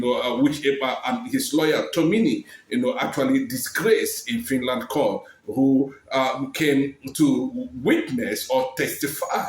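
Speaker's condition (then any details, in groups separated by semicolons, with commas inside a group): No condition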